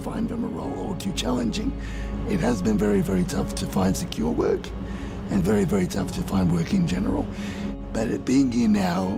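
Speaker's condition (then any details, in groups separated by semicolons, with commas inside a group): Cerebral palsy; 3 or 4 childhood operations, affects walking; ongoing physiotherapy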